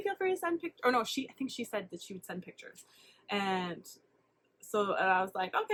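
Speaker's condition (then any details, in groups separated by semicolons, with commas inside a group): No condition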